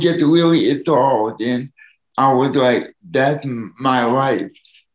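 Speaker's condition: Cerebral palsy; needs help from others

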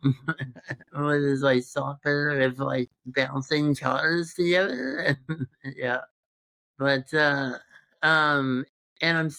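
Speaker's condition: Congenital muscular dystrophy; present since birth

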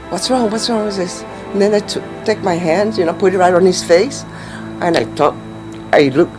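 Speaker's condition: No condition

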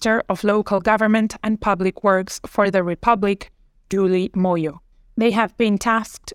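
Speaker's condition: No condition

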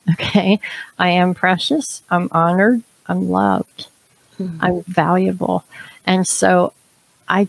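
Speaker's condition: Cleft palate, severe; unclear speech at school age, early extreme breathing difficulties, feeding problems

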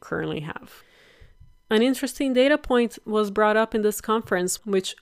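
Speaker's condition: No condition

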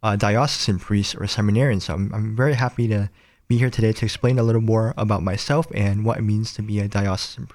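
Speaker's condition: Cleft palate; nose and lip

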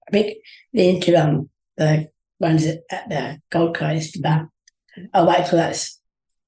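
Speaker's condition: Down syndrome

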